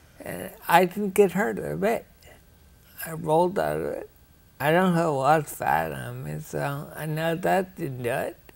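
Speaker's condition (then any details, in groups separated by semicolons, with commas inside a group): Ataxia; rare, progressive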